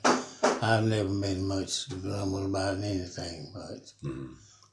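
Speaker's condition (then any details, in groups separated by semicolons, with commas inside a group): Parkinson's; about 5 years since onset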